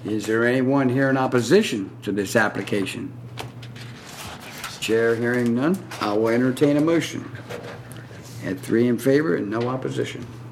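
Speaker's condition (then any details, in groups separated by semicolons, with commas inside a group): No condition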